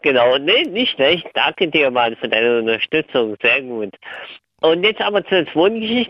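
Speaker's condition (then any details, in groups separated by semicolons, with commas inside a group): Cleft lip and palate; jaw and palate, visible facial difference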